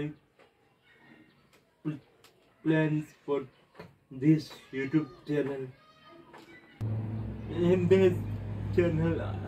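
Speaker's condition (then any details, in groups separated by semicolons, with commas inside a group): Athetoid cerebral palsy; athetoid, cannot control any body part, cannot walk; constant involuntary movement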